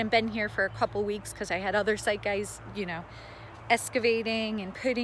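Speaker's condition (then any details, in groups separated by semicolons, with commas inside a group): No condition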